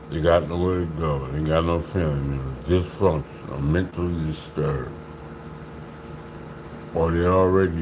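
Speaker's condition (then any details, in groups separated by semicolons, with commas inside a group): Slurred speech; still slurs words occasionally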